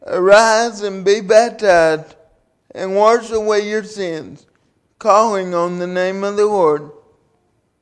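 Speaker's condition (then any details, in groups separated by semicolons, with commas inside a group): Cerebral palsy; 37 years since onset, carried by parents and friends since birth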